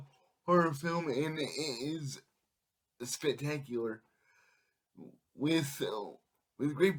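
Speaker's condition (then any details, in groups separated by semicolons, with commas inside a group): Cerebral palsy; able to speak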